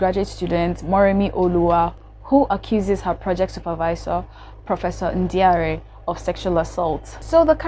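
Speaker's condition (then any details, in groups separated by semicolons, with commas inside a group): No condition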